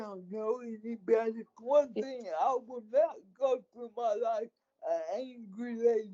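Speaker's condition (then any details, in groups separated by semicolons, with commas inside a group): Cerebral palsy; speech affected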